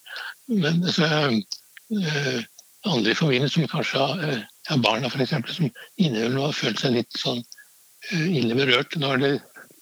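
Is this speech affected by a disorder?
Yes: Parkinson's disease; diagnosed around age 65, father also had Parkinson's after age 80, early reduced hand flexibility.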